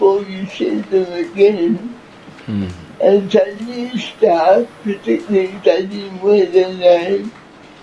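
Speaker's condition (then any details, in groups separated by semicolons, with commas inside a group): Cerebral palsy; from birth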